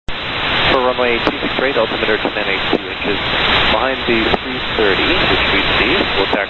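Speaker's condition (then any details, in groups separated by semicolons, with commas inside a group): No condition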